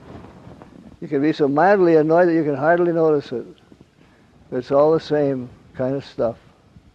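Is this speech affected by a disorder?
Yes: Parkinson's; wakes at night.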